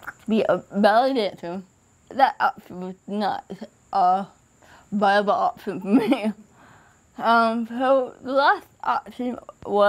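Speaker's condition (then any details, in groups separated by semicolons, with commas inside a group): Cerebral palsy; from birth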